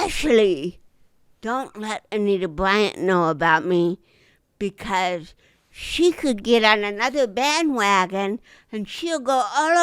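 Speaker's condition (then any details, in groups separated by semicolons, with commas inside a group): Cerebral palsy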